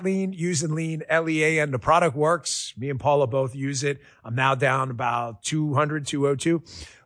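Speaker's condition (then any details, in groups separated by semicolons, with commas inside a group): No condition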